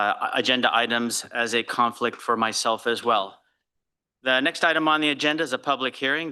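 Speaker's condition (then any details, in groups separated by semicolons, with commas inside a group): No condition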